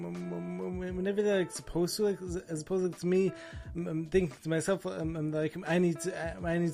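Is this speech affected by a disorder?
Yes: stammer and stutter; near-fatal illness at 20, 3-day coma, 9 days ventilator, feeding tube, 4 hospitals in 6 weeks; ongoing speech issues, some improvement noted; speech impediment, described as barely able to speak; here repeated sounds, prolonged sounds.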